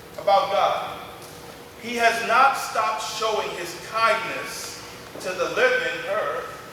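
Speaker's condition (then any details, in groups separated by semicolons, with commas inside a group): No condition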